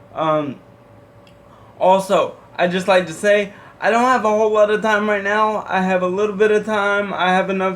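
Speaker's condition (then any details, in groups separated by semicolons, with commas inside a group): Cerebral palsy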